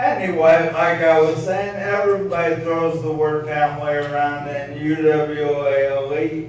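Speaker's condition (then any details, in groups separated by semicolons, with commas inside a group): ALS; voice sounds impaired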